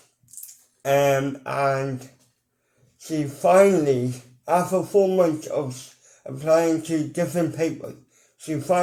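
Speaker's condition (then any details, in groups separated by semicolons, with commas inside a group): Cerebral palsy; mild, ataxic type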